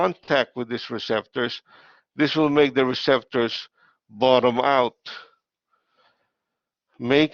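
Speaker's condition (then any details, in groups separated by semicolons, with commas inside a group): No condition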